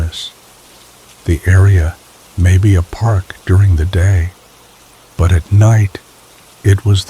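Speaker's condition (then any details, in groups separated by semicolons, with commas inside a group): No condition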